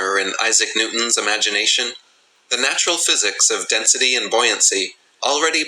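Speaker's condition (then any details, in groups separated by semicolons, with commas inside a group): No condition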